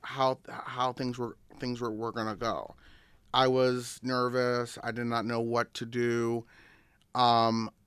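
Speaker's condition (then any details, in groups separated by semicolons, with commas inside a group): Stuttering; sees stuttering as obstacle to hosting own web show, host calls voice beautiful; repeated words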